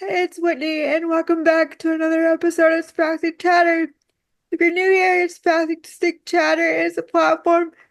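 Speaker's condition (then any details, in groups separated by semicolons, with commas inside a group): Cerebral palsy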